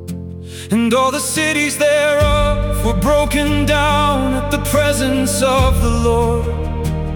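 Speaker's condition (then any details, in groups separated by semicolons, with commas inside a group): No condition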